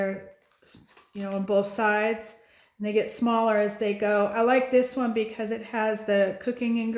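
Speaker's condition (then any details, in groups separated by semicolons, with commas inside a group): No condition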